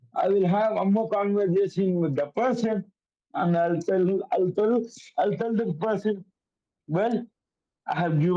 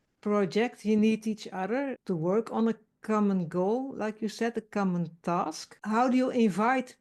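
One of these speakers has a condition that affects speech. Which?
The first: cerebral palsy; affects coordination.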